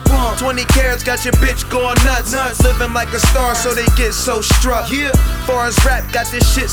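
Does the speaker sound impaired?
No.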